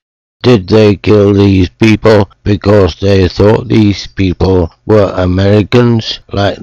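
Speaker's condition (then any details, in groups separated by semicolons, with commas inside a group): Motor neuron disease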